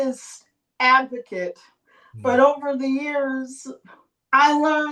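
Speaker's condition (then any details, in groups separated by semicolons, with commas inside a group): Cerebral palsy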